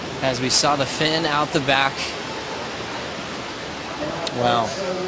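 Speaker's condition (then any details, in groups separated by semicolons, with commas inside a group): No condition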